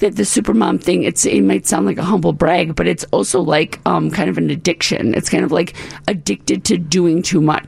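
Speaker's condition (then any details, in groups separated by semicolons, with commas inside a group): Paralyzed vocal cord; paralyzed vocal cord after life-threatening medical crisis and recovery; residual issues, otherwise doing well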